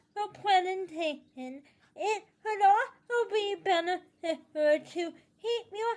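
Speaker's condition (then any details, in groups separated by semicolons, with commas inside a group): Cerebral palsy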